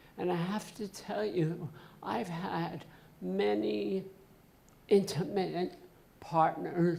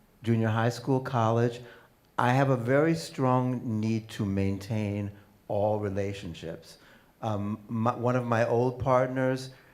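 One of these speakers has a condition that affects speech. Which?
The first: essential tremor.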